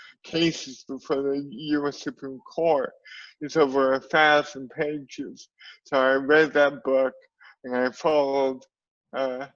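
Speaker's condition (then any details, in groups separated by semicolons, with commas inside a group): Cerebral palsy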